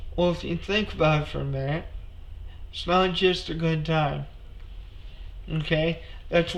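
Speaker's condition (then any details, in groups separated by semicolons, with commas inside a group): Cerebral palsy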